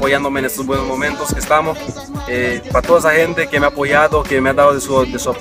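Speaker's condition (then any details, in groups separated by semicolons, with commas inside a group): No condition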